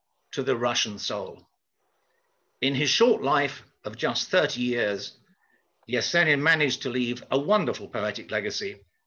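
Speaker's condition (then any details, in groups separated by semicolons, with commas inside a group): No condition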